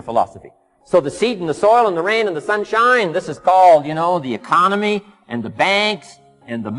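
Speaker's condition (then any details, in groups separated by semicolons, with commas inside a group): No condition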